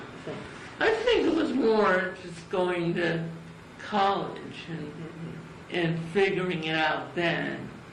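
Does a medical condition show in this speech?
Yes: cerebral palsy; from birth.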